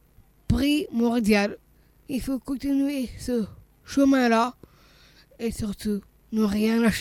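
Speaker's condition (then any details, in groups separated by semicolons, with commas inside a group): Down syndrome; congenital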